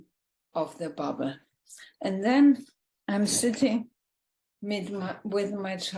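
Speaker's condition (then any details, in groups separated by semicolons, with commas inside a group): ALS, bulbar form, bulbar onset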